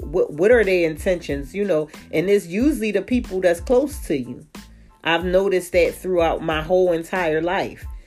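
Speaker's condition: No condition

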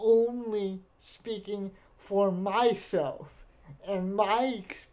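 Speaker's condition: Cerebral palsy; wheelchair user

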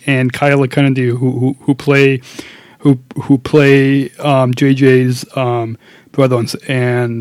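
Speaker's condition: Stuttering; repeated sounds

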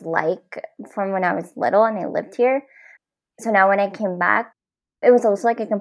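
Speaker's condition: Cleft palate; visible differences of mouth

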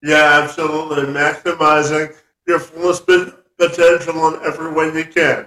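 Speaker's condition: Cerebral palsy; spastic quadriplegic

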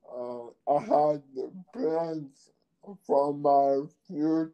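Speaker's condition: ALS; voice box going

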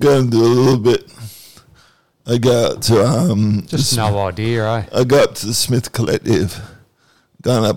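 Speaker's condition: Cerebral palsy

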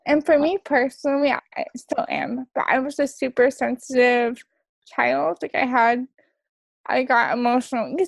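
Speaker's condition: Cerebral palsy; wheelchair use, onset before birth

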